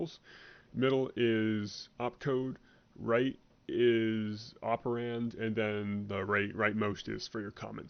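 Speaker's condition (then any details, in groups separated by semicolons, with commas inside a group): No condition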